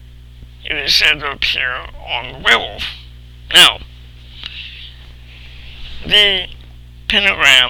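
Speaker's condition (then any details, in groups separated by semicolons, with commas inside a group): Cerebral palsy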